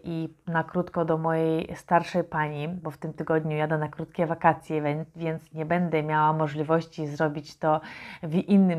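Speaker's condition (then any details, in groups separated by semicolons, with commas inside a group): No condition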